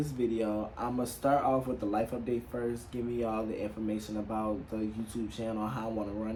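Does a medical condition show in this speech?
No.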